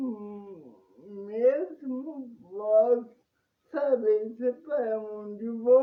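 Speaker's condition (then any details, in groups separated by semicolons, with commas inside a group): Paralysis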